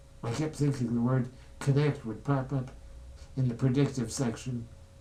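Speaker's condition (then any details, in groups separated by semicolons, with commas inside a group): Spinal muscular atrophy type two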